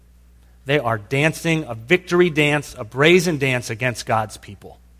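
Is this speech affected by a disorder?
No.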